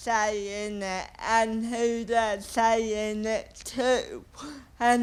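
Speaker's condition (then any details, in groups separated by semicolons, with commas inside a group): Cerebral palsy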